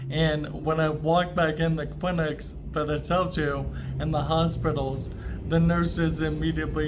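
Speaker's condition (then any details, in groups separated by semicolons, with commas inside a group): ALS; voice affected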